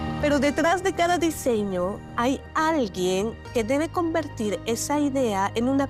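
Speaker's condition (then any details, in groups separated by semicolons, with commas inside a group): No condition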